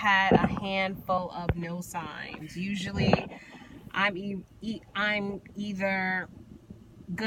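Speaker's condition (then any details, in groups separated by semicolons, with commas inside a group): No condition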